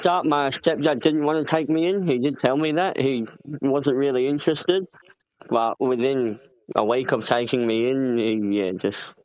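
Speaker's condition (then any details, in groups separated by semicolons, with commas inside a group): Cleft palate; congenital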